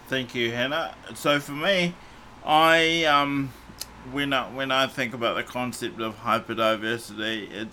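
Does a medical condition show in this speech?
Yes: cerebral palsy; surgery at about age five due to cerebral palsy, morphine not allowed after it.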